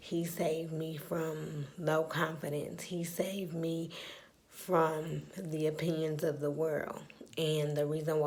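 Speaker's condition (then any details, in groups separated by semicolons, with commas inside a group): Spastic cerebral palsy; spastic cerebral palsy from birth, lower body, tight muscles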